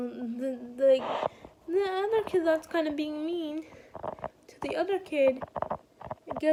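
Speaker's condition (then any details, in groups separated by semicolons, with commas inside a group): Cerebral palsy; spastic, uses wheelchair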